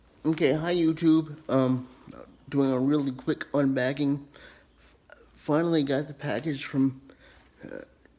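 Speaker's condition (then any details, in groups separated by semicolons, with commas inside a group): Cerebral palsy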